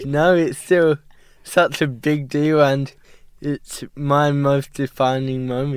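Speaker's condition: Cerebral palsy; age 17, ongoing therapies via Cerebral Palsy Alliance, placing ski poles difficult

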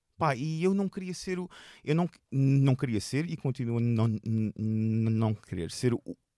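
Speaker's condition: Stuttering; Stuttering 38 years, long concealed, therapist taught smoothing, first performance World Stuttering Day Porto; mild but variable, more noticeable in this recording setting, increases during conversation; stutters very little on stage, voice use makes stutter disappear, worse in interviews than one-to-one; repeated sounds, repeated words

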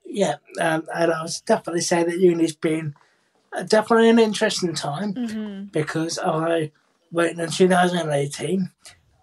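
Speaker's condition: Cerebral palsy, profound hearing loss; boccia class BC5 formerly BC2

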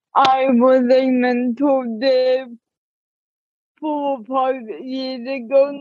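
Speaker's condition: Ataxic cerebral palsy; diagnosed at age two, affects walking and fingers, therapy can help improve; speech audibly affected

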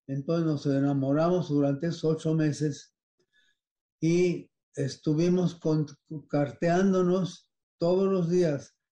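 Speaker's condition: Parkinson's disease; affects smell

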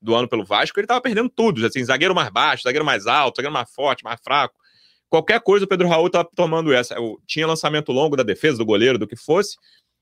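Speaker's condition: No condition

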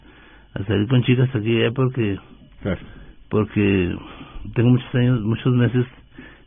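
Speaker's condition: Parkinson's disease; under neurologist care

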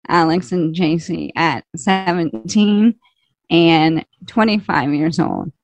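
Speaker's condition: ALS, slow progressing

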